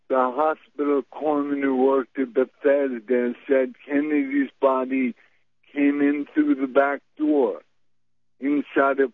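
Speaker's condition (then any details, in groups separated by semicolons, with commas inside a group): Multiple sclerosis; may speak poorly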